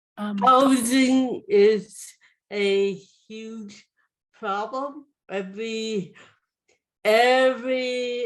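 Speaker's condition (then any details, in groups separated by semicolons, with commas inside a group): Cerebral palsy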